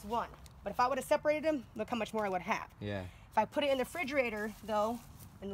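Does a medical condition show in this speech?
No.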